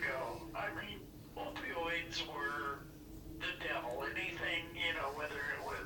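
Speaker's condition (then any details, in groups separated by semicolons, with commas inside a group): Parkinson's disease; diagnosed 5-6 years ago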